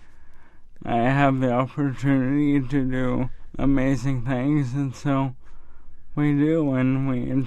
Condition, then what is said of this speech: ALS (motor neuron disease). So the fact that over four years later that I can still walk around and communicate without a communication or device or use a wheelchair